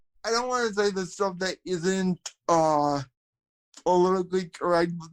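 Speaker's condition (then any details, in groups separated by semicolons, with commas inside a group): Cerebral palsy, spastic quadriplegia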